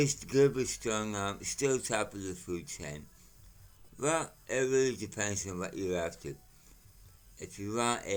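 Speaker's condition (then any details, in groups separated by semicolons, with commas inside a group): Mouth cancer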